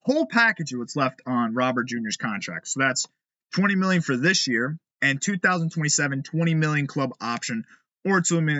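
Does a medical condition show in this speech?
No.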